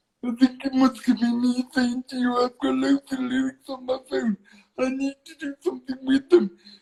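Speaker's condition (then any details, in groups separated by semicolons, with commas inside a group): Cerebral palsy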